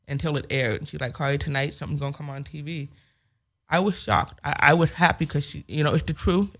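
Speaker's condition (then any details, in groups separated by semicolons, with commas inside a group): Hearing loss with speech impediment; can hear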